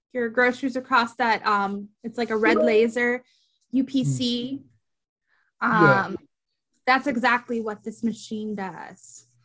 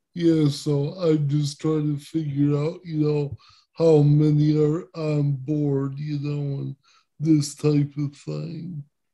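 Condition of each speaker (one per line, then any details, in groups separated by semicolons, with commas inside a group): No condition
Cerebral palsy; present from birth; speech impairment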